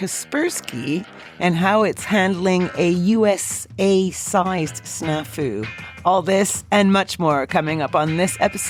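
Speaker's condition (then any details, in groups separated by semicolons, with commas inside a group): No condition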